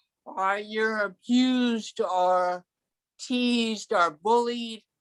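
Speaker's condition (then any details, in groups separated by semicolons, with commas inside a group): Cerebral palsy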